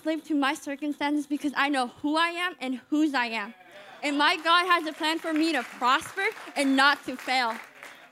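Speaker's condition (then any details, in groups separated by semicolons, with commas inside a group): Cleft lip and palate; congenital cleft lip and palate, 38 surgeries since birth, speech services offered; told from young age would not communicate as properly as others, formerly lacked confidence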